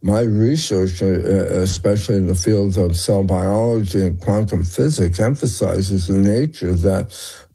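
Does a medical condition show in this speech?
Yes: tongue cancer; first noticed through hearing problem and ear pain, found by ENT doctor examining mouth; throat scan malignant before, later scan showed benign tumor; slurred speech, stopped lecturing after cancer.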